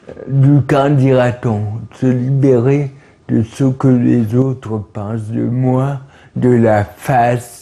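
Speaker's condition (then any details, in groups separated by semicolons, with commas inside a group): Cerebral palsy; first walked at age nine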